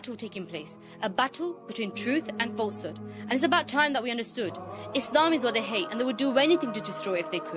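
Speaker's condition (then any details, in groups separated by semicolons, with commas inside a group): No condition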